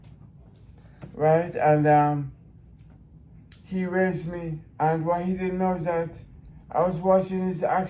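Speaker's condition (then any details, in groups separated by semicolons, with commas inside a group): Brain injury; in brain injury rehab facility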